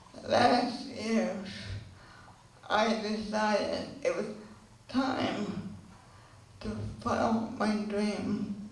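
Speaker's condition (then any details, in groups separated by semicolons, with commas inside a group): Cerebral palsy; since birth, unable to run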